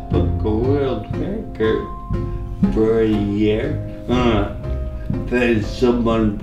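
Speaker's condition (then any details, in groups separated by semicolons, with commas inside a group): Traumatic brain injury (pontine cavernoma)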